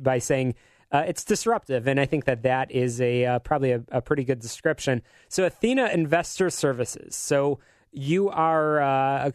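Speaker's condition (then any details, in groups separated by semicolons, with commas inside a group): No condition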